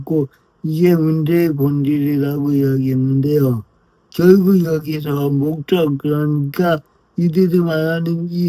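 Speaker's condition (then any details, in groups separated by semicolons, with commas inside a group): Brain lesion disability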